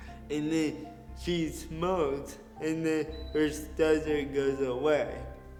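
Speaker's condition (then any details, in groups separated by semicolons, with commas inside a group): Cerebral palsy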